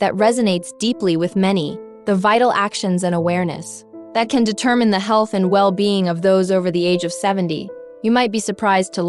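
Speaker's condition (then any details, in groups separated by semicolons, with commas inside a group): No condition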